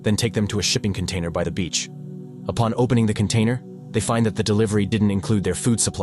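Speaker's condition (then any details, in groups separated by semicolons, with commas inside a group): No condition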